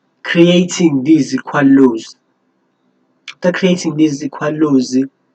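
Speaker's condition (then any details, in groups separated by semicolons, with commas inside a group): No condition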